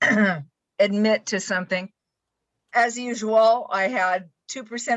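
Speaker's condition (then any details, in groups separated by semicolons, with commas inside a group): No condition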